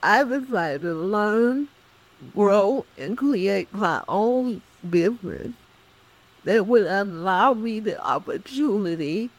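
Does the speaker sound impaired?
Yes: cerebral palsy; speech affected.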